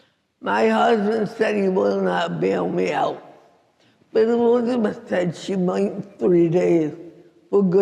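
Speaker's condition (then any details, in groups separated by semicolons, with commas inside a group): Cerebral palsy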